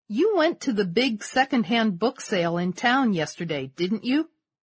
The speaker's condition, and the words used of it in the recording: None; typical speech.